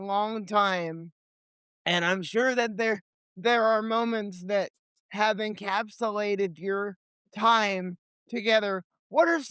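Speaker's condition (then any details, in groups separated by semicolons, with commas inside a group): Cerebral palsy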